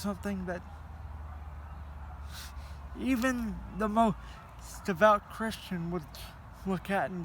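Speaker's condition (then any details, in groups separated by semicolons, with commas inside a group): Cerebral palsy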